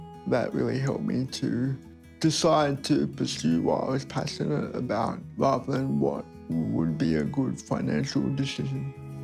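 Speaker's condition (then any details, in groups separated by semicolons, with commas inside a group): Cerebral palsy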